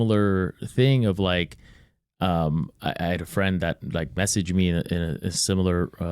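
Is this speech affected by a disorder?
No.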